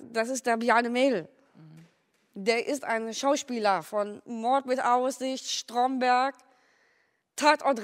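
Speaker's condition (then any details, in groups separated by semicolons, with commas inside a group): Down syndrome; read prepared question aloud at wahlkampfarena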